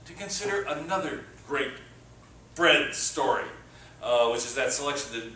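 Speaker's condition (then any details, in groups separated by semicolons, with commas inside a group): No condition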